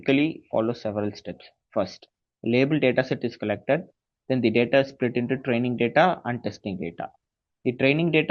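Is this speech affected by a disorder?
No.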